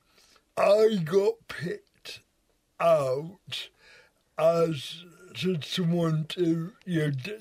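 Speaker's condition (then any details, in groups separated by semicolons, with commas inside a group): Cerebral palsy; wheelchair user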